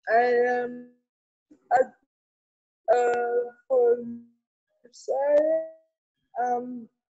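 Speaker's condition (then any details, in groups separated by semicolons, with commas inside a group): Cerebral palsy; from birth in Kenya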